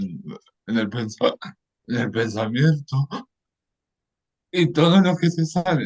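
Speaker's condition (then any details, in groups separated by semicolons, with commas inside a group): Cerebral palsy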